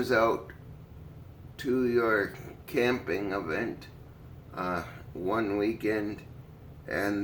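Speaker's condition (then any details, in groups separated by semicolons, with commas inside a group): Cerebral palsy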